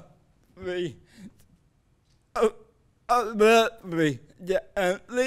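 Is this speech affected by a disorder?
Yes: cerebral palsy.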